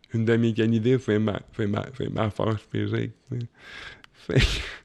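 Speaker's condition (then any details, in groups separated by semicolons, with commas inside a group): Cerebral palsy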